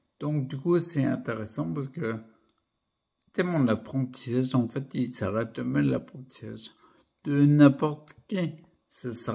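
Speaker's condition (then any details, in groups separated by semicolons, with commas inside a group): Primary progressive multiple sclerosis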